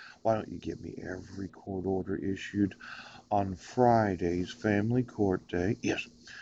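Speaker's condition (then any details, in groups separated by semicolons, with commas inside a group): No condition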